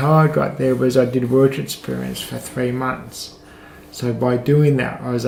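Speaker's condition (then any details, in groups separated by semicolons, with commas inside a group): Cerebral palsy, mild; speech affected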